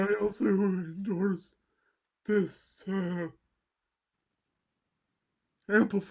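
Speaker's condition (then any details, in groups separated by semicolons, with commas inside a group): Cerebral palsy; mild left side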